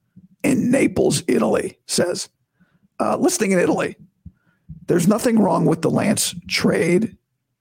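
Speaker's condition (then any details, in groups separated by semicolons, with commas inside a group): Vocal cord surgery recovery; best in two weeks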